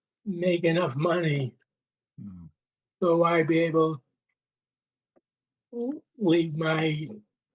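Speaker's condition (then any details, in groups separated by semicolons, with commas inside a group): Parkinson's disease; implanted neurostimulator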